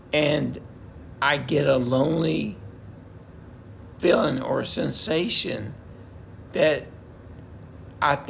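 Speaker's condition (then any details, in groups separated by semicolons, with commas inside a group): Multiple system atrophy; cannot form words clearly, voice better after rest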